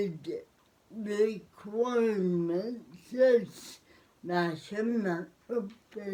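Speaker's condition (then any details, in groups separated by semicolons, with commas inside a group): Cerebral palsy; spastic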